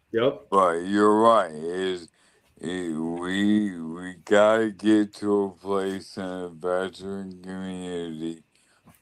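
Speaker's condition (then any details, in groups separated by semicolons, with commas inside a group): ALS; one leg affected, leg brace; no control of that leg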